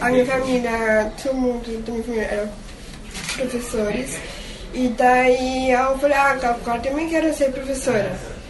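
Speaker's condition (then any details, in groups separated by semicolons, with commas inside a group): Down syndrome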